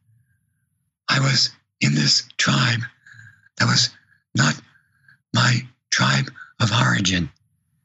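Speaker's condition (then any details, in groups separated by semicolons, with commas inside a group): Vocal cord paralysis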